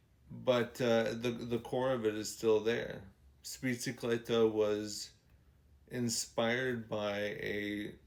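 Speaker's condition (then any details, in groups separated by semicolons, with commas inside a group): ALS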